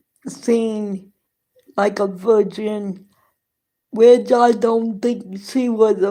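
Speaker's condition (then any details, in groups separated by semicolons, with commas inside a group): Cerebral palsy; present from birth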